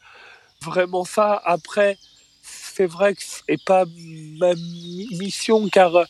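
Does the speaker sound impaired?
Yes: stuttering; stuttering present by age four, psychiatrist first diagnosed Tourette, then identified as stuttering; stuttering described as not really a problem, never a handicap; here repeated sounds.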